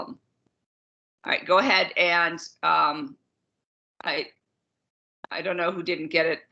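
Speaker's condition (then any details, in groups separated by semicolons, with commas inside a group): No condition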